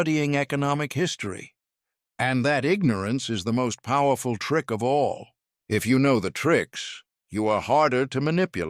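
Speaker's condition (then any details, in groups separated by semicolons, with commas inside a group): No condition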